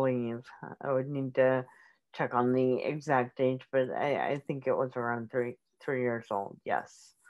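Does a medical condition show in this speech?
Yes: cerebral palsy.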